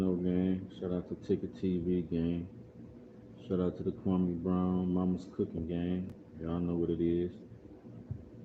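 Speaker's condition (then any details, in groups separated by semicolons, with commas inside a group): No condition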